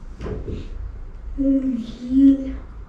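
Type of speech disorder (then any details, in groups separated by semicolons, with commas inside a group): Pseudobulbar dysarthria; cerebral palsy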